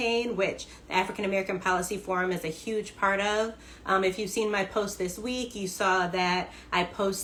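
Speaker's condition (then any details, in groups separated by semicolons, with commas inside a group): No condition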